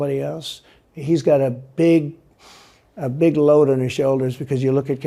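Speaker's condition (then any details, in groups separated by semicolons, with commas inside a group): No condition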